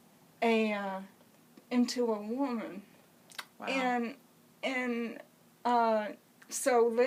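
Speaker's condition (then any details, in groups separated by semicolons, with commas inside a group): Cerebral palsy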